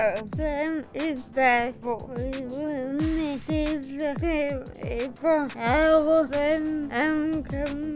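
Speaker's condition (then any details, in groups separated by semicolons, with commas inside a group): Cerebral palsy; from birth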